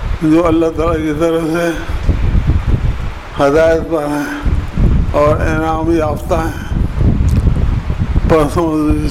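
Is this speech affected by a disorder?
Yes: difficulty speaking.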